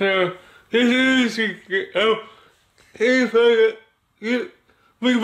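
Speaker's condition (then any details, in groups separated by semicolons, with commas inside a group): Cerebral palsy; speech disability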